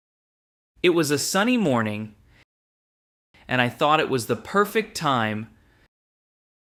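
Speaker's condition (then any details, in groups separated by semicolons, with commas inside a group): No condition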